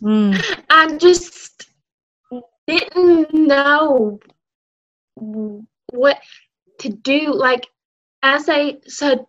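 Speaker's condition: Stuttering; childhood onset, school speech therapy since learning to talk, Lamar University clinic therapy from senior year, age 19; adult, still stutters; stutters openly; prolonged sounds, blocks

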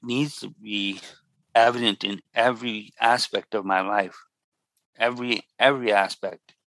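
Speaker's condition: Expressive aphasia; caused by second stroke, left-side paralysis and unable to talk at onset, 21 days at Kaiser; can still play cello, paint and write

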